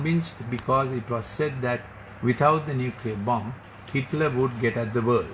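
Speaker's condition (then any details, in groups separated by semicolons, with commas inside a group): No condition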